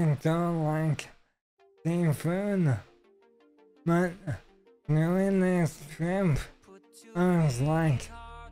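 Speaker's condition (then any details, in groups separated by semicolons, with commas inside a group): ALS; stem cell treatment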